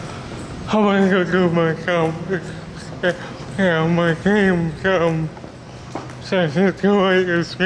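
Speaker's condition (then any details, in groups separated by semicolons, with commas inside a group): Cerebral palsy; body affected; speech disability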